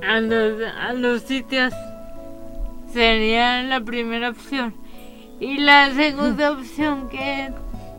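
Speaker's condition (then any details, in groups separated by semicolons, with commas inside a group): Cerebral palsy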